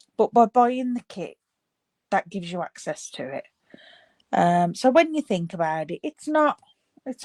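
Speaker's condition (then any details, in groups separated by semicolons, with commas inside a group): No condition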